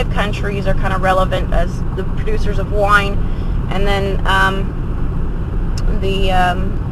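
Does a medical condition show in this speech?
No.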